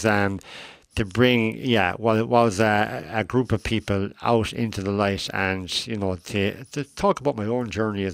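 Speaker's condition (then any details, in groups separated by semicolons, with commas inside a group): Cleft lip and palate; congenital cleft lip and palate, facial difference, operations from early childhood, last surgery at age 17, deviated septum; adult, age 41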